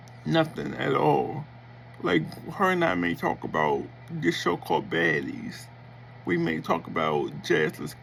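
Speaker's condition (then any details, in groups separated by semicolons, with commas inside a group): Cerebral palsy; affects motor skills and speech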